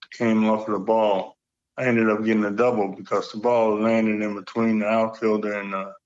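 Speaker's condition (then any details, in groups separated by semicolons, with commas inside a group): Parkinson's; Parkinson's disease for quite a while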